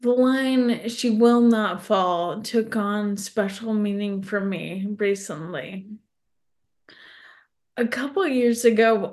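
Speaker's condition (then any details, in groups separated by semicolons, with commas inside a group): ALS; tongue fasciculations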